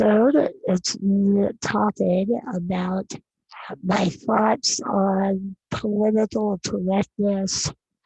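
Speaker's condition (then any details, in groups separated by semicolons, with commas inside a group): Non-progressive muscular dystrophy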